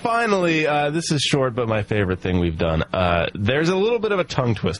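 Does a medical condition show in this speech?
No.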